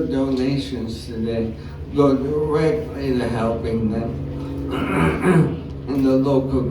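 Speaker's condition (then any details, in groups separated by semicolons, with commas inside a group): ALS; diagnosed four years ago; some speech trouble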